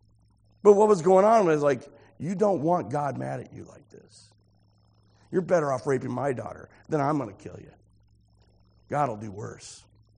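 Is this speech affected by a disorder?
No.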